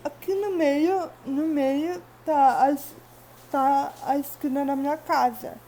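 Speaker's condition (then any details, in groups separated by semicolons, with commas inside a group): Cerebral palsy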